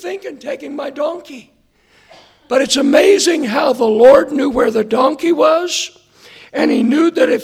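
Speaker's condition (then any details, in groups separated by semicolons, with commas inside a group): Hoarseness after vocal cord surgery; hard to hear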